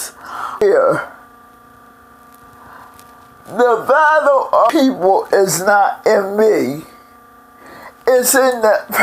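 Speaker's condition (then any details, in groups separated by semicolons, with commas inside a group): Cerebral palsy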